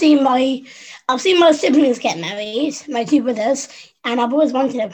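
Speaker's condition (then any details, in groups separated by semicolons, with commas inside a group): Down syndrome; congenital, infant heart failure, heart surgery in infancy, stopped breathing as baby and resuscitated, chest problems, pneumonia; age 25; learned to speak by copying younger sister Susie, never stopped talking since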